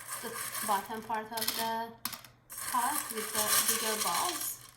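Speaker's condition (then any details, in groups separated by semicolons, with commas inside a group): No condition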